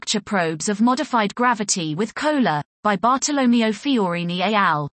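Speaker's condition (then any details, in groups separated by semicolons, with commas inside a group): No condition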